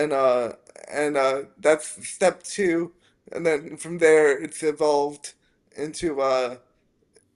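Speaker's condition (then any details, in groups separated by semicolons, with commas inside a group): Spastic quadriplegic cerebral palsy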